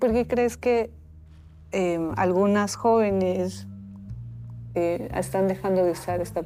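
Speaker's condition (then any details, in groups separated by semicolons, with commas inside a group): No condition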